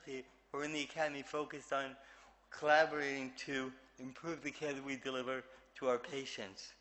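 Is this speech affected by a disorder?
Yes: cerebral palsy; affects movement and speech.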